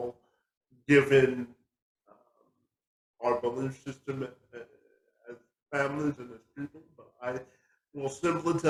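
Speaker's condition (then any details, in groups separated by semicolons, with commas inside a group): Spastic quadriplegic cerebral palsy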